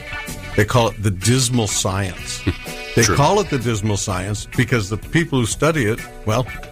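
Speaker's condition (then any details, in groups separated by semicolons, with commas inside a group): No condition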